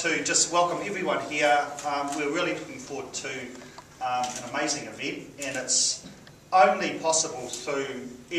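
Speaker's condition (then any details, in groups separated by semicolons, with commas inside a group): No condition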